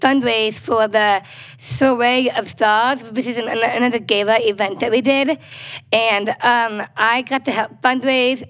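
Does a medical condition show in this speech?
Yes: Down syndrome.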